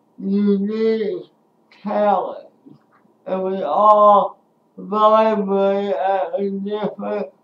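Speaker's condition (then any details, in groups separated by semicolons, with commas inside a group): Speech impairment after birth surgery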